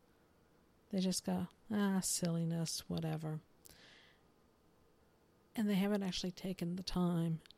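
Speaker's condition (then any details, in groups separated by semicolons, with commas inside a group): No condition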